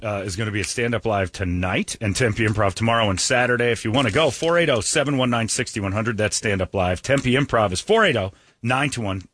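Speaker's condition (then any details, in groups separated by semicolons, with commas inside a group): No condition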